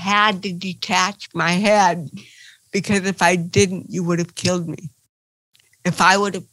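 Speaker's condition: Cerebral palsy; titanium neck limiting looking up

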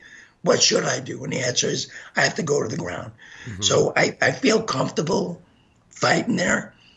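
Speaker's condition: Gunshot injury to voice box; shot 15 times

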